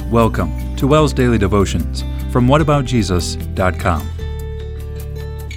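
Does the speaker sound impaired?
No.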